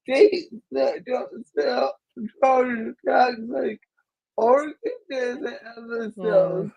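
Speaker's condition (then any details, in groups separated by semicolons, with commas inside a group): Cerebral palsy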